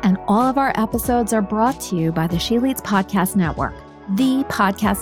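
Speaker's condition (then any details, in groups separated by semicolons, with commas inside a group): No condition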